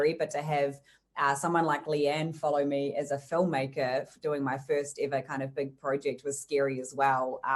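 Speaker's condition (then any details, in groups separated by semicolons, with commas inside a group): No condition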